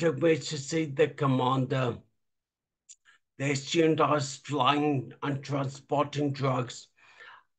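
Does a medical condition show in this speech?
Yes: traumatic brain injury.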